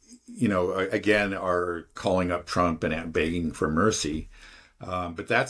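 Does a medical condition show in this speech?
No.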